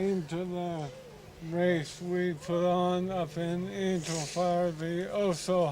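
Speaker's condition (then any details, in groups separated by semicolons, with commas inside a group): ALS, bulbar onset; voice onset, spread to hands; voice affected first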